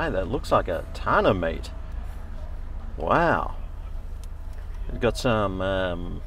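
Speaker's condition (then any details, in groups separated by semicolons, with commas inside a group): No condition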